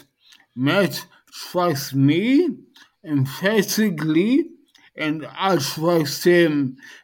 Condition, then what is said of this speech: Dysarthria. And in saying that, a lot of people have over the years not understood me.